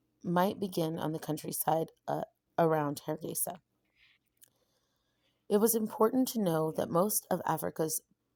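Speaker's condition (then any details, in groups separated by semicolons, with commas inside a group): No condition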